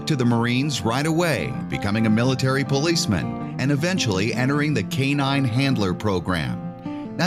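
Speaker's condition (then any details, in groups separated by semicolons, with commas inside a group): No condition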